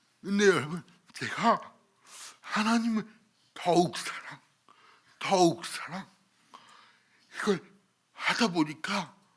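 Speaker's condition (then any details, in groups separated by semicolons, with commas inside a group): Cerebral palsy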